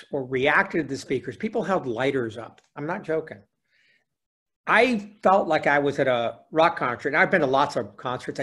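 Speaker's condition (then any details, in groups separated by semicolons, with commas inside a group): No condition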